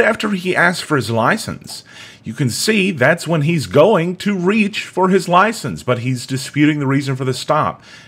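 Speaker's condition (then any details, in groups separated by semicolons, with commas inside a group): No condition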